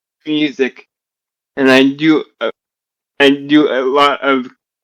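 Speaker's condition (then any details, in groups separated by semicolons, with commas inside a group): Generalized dystonia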